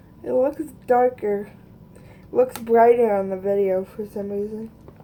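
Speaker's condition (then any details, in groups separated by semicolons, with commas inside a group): Cerebral palsy; both hands affected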